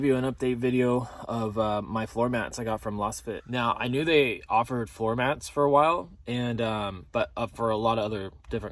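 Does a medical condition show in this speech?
No.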